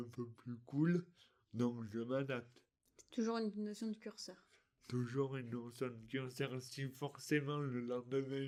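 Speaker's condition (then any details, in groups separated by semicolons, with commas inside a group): Dystonia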